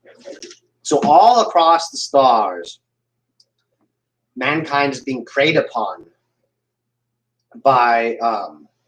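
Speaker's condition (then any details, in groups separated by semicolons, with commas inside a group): No condition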